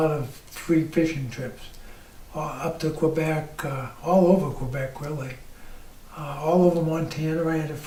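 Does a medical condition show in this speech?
Yes: ALS.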